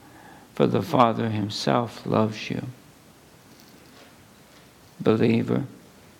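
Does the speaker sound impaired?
Yes: ALS; under neurologist care, seeing doctors for multiple organic issues; at least a couple of months since diagnosis.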